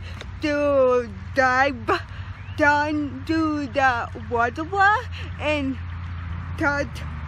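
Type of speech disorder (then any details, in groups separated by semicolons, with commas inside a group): Apraxia of speech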